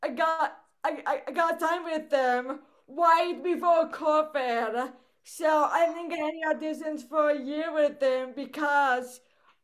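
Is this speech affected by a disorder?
Yes: cerebral palsy; voice affected, speaks with accent.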